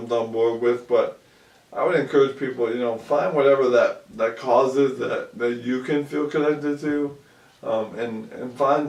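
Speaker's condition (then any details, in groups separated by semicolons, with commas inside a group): ALS; about 2 years since onset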